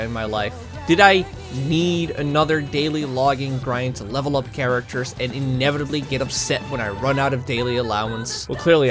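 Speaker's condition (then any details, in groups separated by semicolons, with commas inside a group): No condition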